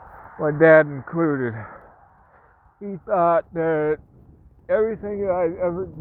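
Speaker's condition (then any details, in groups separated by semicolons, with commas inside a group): Parkinson's; speech impediment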